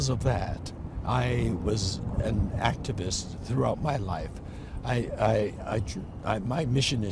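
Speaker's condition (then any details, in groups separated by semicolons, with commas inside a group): No condition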